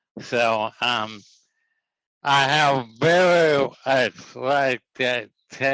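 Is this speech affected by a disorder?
Yes: ALS.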